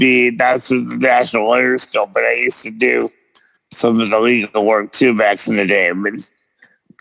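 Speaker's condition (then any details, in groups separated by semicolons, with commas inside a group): Cerebral palsy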